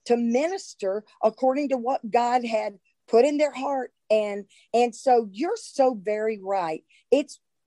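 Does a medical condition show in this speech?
No.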